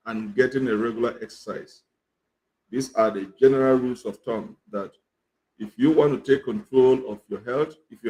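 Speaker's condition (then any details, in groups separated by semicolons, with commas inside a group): No condition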